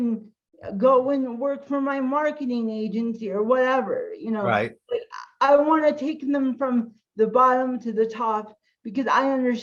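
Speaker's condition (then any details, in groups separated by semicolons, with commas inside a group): Cerebral palsy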